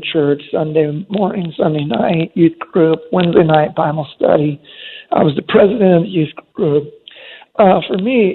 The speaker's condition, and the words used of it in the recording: Spasmodic dysphonia. My voice doesn't work and it hasn't gotten any better. In fact, it's probably gotten about a little bit worse, but it stays close to the same.